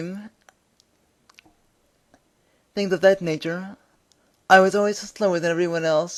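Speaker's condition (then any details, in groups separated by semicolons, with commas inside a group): Cerebral palsy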